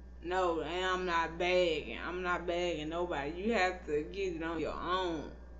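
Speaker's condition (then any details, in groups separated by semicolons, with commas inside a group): Cerebral palsy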